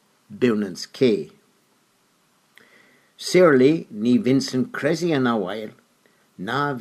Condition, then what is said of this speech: None; typical speech.